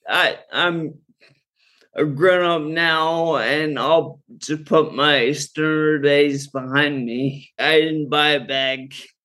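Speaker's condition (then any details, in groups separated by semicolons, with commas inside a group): Friedreich's ataxia; slowly worsening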